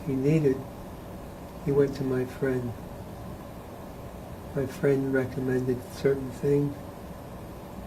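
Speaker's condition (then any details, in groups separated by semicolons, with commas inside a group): Parkinson's disease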